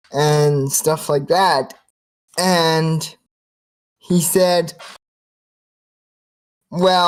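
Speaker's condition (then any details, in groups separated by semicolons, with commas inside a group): Cerebral palsy, spastic quadriplegia; spastic quadriplegia, from birth; quite severe; speech mostly unaffected, problems when talking fast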